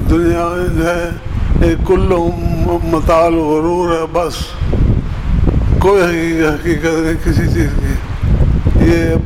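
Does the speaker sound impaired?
Yes: difficulty speaking; hopes listeners can understand.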